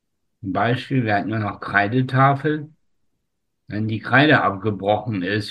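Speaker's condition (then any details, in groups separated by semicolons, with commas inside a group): Spastic tetraparesis; umbilical cord around neck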